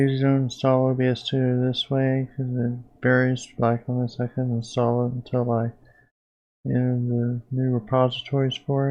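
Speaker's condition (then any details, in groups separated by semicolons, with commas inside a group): Parkinson's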